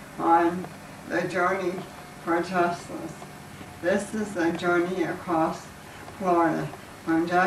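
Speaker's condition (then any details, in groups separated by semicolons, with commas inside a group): ALS; lost use of arms; terminal stage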